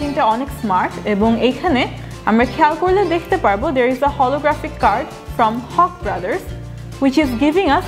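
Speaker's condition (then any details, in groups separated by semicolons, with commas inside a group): No condition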